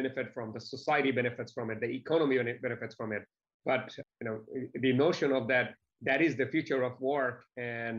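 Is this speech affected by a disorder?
No.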